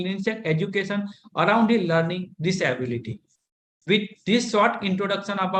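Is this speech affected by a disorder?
No.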